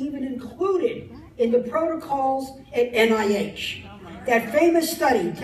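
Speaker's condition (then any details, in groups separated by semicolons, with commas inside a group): No condition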